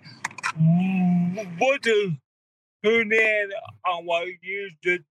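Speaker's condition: Cerebral palsy; wheelchair user

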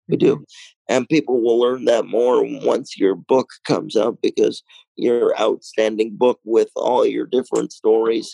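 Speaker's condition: Cerebral palsy, mild

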